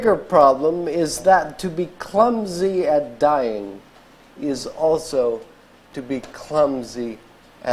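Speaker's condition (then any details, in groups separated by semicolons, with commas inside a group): ALS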